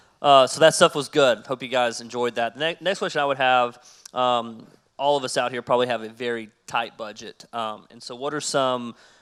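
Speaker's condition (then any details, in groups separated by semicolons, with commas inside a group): No condition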